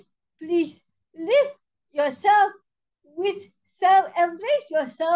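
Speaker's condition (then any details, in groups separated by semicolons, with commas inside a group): Cerebral palsy spastic quadriplegia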